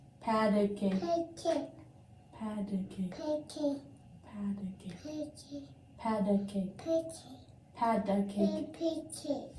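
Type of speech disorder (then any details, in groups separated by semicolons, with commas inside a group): Childhood apraxia of speech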